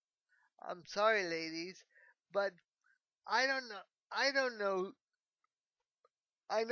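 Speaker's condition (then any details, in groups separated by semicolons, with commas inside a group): Cerebral palsy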